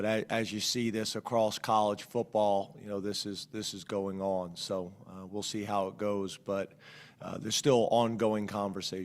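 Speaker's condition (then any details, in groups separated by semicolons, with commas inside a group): No condition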